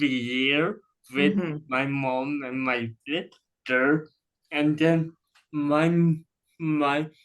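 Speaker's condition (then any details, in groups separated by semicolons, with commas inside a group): Cerebral palsy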